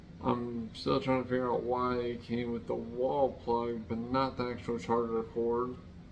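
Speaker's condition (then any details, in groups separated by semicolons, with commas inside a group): Traumatic brain injury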